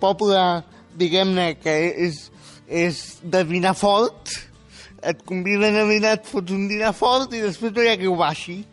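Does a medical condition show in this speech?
Yes: spastic quadriplegic cerebral palsy; neurons lost, no control of legs, legs strapped to keep controlled, uses wheelchair, doctor error suspected but unproven; age 18; control of speech retained, good communicative ability.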